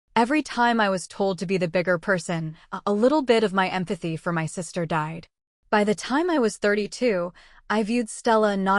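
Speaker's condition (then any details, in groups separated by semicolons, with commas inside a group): No condition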